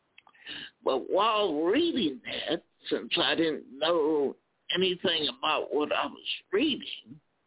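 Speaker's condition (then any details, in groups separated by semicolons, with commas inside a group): Spasmodic dysphonia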